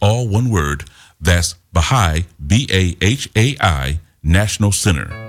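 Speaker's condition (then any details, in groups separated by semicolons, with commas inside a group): No condition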